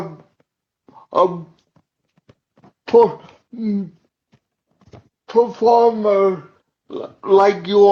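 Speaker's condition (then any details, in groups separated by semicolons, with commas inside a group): Cerebral palsy; uses wheelchair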